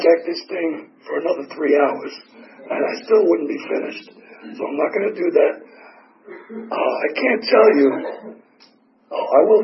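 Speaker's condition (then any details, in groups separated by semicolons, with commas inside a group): Tracheotomy; tracheotomy for 4 years, 8 surgeries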